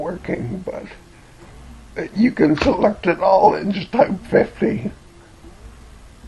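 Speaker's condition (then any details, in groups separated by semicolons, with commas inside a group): Cerebellar ataxia from brain tumour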